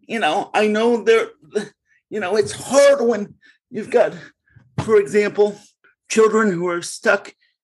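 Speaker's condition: Cerebral palsy; Connecticut

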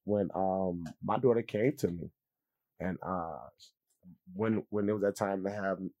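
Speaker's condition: Stuttering; persistent stutter, always present per own report; stuttering noticed by host during recording; phrase restarts while describing sensitive topic; repeated words, prolonged sounds

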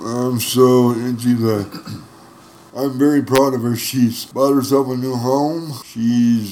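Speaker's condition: Cerebral palsy; from birth

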